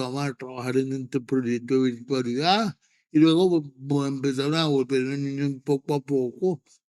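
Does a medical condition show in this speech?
Yes: cerebral palsy.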